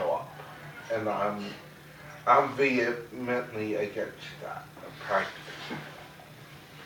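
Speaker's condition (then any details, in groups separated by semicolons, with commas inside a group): Cerebral palsy, mild; mainly affects speech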